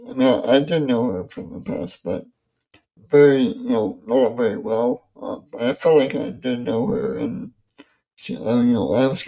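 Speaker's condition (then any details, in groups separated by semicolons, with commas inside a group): ALS; amyotrophic lateral sclerosis diagnosed August 2011 at age 27, symptoms began before diagnosis, progressive muscle weakness; affects mouth function, reading aloud affected, apologizes for speech, host takes over reading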